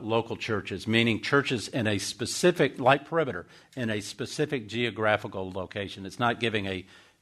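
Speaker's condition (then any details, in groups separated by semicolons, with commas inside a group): No condition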